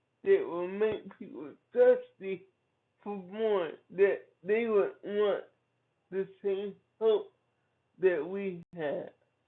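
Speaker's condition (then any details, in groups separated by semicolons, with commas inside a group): Cerebral palsy; from birth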